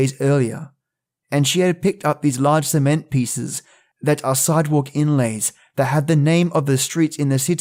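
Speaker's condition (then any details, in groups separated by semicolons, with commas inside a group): No condition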